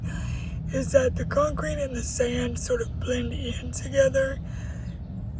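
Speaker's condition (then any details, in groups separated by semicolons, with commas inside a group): Cerebral palsy; uses a wheelchair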